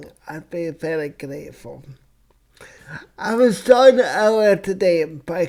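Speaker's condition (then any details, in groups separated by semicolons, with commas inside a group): Cerebral palsy; walking always difficult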